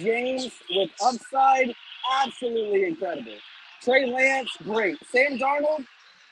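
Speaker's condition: No condition

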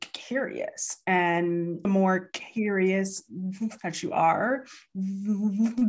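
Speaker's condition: Stuttering; lifelong stutter since grade school, past speech therapy, public speaking since 2014 as fear exposure; public speaking for about 5 years, taken up to face fear of talking; fluency varies day to day, some days very fluent, others not, worries about being understood; prolonged sounds, blocks

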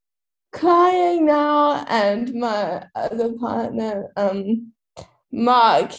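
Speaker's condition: Cerebral palsy; quadriplegic, wheelchair user

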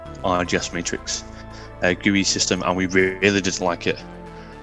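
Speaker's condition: No condition

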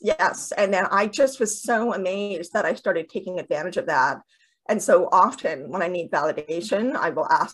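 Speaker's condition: Deafness with cochlear implants; two cochlear implants

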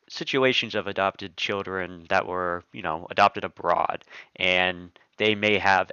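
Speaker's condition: No condition

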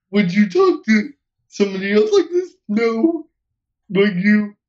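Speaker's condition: Cerebral palsy; uses wheelchair, hearing intact

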